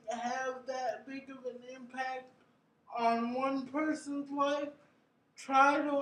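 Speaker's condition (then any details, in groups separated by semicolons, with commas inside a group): Cerebral palsy; brain injury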